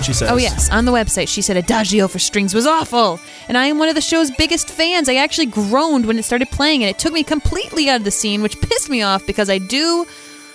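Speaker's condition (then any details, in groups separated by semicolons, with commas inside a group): No condition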